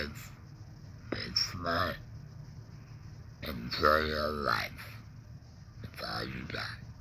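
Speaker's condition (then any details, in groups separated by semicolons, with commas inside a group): Laryngectomy; cough clears mucus, losing remaining tongue would end voice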